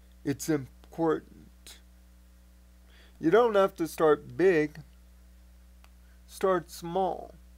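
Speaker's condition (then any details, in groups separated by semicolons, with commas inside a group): Cerebral palsy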